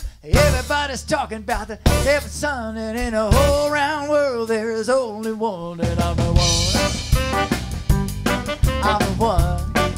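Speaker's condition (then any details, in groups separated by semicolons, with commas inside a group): No condition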